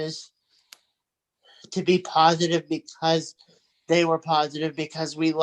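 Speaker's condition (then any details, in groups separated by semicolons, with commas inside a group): Cerebral palsy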